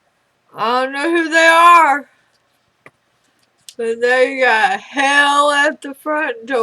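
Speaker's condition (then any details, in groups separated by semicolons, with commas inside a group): Throat cancer radiation damage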